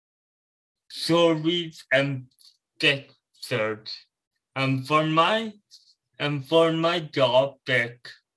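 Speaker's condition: Cerebral palsy

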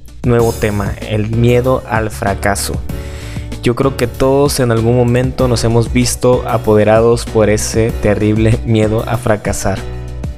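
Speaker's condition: No condition

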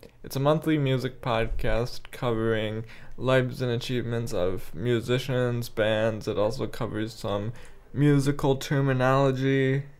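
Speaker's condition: Cerebral palsy, spastic quadriplegia; describes smaller form

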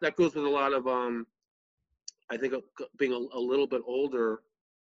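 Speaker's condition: Stuttering; mumbles, self-described; repeated words, prolonged sounds

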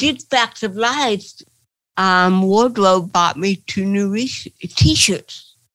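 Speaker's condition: Cerebral palsy; chronic pain

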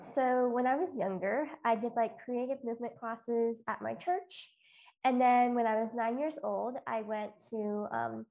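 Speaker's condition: Cleft lip and palate

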